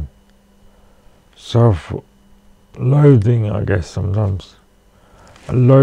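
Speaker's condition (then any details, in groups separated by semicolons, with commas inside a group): Cerebral palsy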